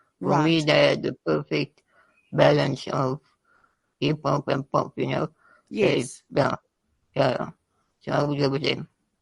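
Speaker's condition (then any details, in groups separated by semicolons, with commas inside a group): Spinal muscular atrophy type 2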